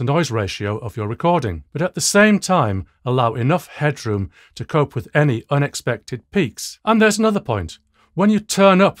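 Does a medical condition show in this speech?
No.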